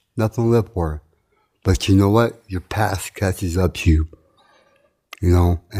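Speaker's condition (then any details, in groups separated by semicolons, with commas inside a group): Tardive dyskinesia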